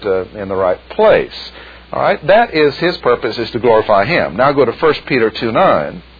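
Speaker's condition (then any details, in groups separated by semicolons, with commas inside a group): No condition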